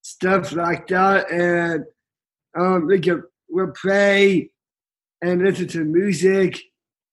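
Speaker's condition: Down syndrome

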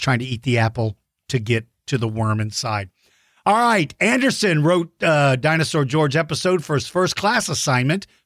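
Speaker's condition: No condition

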